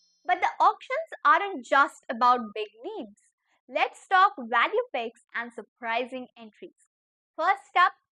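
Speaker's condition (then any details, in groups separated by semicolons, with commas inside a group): No condition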